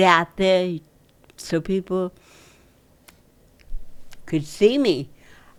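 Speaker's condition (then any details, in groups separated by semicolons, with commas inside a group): Cerebral palsy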